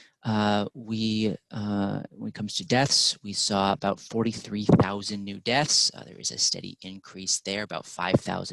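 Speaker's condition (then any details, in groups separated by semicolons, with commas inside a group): No condition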